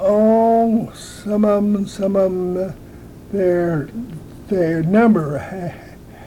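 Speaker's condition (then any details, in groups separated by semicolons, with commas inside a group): Stammer, mild; stammer present during WW2 army service, worsened under strain of dental work, led to discharge; still stammers a little; stuttered in army but controlled it fairly well, trouble talking to dental doctor; repeated words, prolonged sounds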